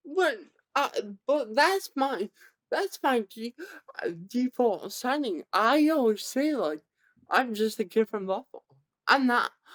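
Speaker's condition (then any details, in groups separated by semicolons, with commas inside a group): Cerebral palsy; present from birth, severe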